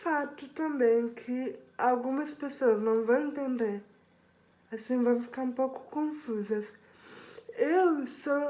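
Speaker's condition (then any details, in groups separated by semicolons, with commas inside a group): Cerebral palsy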